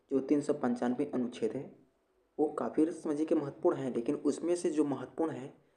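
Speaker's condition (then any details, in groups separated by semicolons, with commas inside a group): No condition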